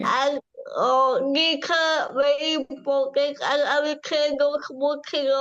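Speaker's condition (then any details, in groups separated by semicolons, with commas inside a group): Cerebral palsy; from birth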